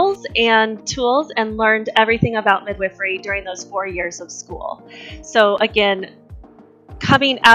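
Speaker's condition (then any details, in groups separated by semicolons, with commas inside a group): No condition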